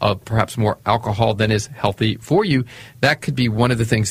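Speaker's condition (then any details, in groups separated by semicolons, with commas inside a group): No condition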